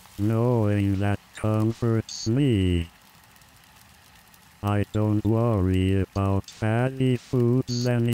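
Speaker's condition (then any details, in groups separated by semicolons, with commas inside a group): Amyotrophic lateral sclerosis; bulbar onset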